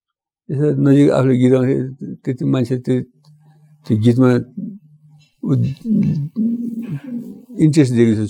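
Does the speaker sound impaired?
Yes: Parkinson's disease; slurred, jumbled speech, sometimes hard to understand, sometimes sounds fine, dry mouth.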